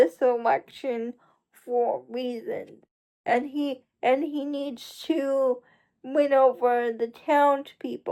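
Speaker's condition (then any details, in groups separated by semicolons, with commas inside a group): Cerebral palsy; uses wheelchair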